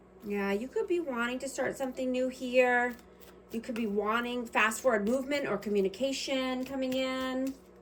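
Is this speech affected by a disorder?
No.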